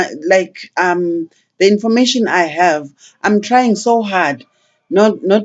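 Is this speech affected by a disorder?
No.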